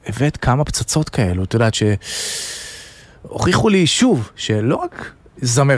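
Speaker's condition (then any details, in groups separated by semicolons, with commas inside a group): No condition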